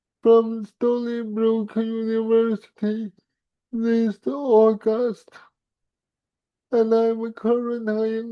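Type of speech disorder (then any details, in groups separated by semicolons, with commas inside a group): Dysarthria; cerebral palsy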